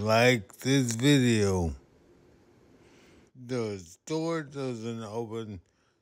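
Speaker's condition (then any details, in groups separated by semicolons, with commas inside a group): Multiple sclerosis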